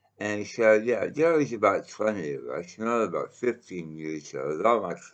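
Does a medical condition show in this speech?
Yes: mouth cancer.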